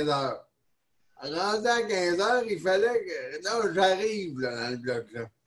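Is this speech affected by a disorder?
Yes: neonatal cerebral palsy; neonatal onset.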